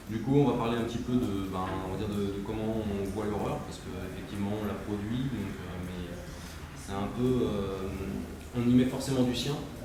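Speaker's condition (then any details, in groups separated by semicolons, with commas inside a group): No condition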